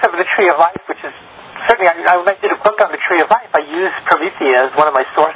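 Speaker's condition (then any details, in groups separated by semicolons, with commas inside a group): No condition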